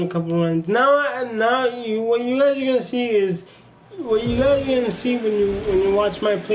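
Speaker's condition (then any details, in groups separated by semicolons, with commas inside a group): Cerebral palsy; from birth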